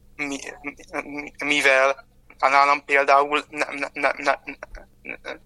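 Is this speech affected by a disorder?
Yes: stuttering; present since birth, will not go away; disfluencies audible during this interview; worse when nervous, very happy, with strangers, often more with close acquaintances; here repeated sounds, prolonged sounds.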